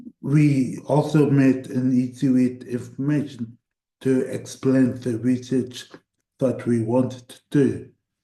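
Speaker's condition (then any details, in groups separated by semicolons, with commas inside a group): Cerebral palsy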